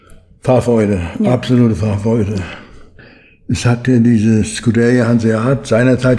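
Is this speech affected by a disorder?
Yes: Parkinson's disease; Parkinson's disease diagnosed about 20 years ago, slowed movements, limits daily routine, needs much training; well controlled on medication overseen by neurologist.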